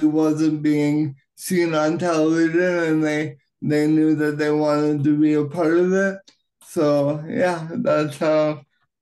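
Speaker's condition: Cerebral palsy, right-sided high tone

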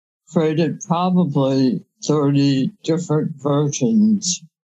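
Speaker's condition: Head and neck cancer surgery; no evidence of disease for years

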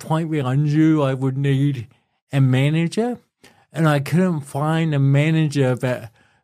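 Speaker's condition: Cerebral palsy; speech impediment, voice affected

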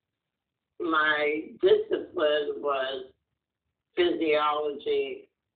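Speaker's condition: Muscular dystrophy; physical disability

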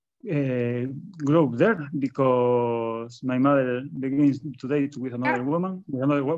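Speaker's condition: Stuttering; stutter in public speaking, attributed to lifelong shyness and introversion; stutters a lot when talking in public; prolonged sounds, blocks

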